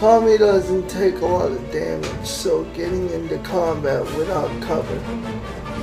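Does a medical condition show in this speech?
Yes: cerebral palsy.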